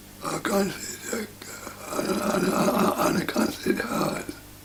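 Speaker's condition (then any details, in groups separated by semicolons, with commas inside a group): Parkinson's disease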